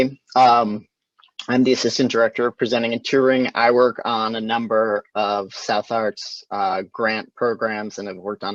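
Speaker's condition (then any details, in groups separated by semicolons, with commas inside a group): No condition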